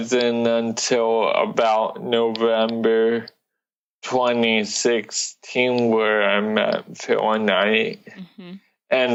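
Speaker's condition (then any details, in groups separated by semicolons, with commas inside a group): Cerebral palsy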